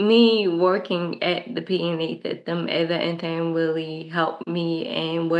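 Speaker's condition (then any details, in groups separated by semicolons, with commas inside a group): Cerebral palsy; present since birth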